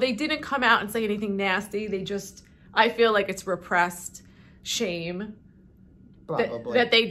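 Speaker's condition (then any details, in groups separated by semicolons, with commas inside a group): No condition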